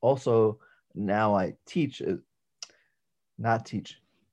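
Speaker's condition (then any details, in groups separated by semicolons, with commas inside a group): Aphasia after stroke; stroke with clotting during surgery at 33, right arm paralysed, first 3-4 months foggy; communicating sometimes challenging, communicates differently, thinks fine but speaking affected, about one year to adjust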